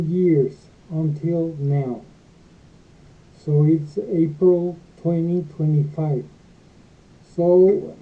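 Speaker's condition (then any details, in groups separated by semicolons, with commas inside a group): Multiple sclerosis; 14 years since onset, mostly improved, cognitive and memory problems; talks like a drunk person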